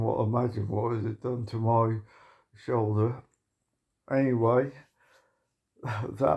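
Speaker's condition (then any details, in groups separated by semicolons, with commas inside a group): Motor neuron disease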